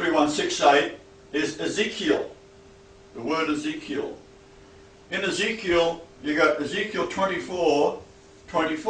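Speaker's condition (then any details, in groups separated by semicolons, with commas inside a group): No condition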